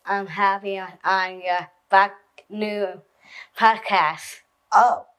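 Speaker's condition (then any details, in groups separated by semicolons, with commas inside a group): Stroke; prior stroke; currently getting help with speech; did not talk right after stroke, hard to understand, halting with fillers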